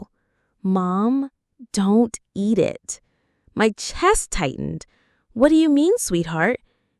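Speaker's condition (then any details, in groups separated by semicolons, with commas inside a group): No condition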